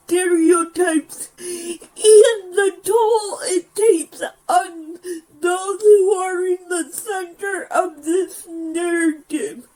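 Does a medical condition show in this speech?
Yes: physical speech impairment.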